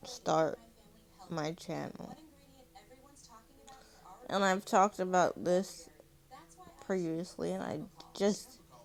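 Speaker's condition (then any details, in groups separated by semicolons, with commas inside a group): Cerebral palsy; from birth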